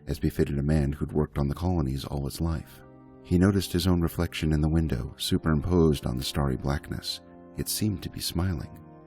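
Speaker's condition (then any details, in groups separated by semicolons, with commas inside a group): No condition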